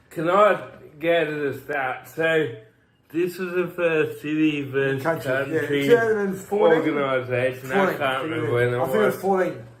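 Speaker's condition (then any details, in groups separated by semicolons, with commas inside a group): Cerebral palsy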